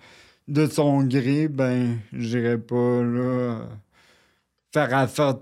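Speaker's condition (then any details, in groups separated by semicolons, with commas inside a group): Cerebral palsy, near quadriplegia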